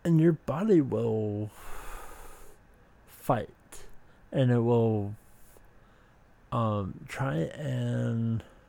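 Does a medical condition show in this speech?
Yes: speech impediment.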